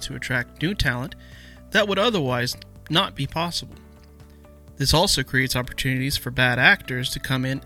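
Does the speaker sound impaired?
No.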